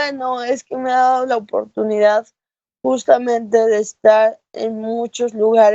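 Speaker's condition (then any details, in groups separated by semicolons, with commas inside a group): Cerebral palsy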